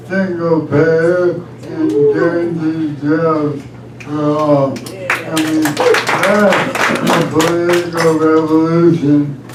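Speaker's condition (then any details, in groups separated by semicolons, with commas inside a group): ALS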